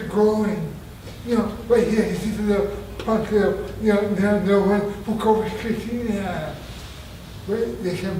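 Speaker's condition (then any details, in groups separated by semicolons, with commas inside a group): Traumatic brain injury; near-fatal injury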